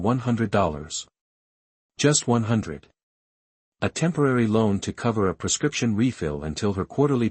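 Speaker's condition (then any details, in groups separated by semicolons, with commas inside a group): No condition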